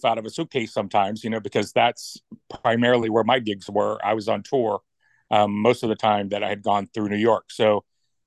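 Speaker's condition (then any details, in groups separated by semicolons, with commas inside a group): No condition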